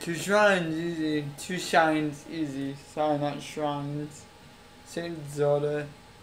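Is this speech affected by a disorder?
Yes: cerebral palsy; affects legs.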